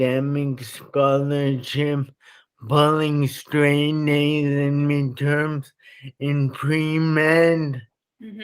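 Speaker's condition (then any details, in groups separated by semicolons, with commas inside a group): Traumatic brain injury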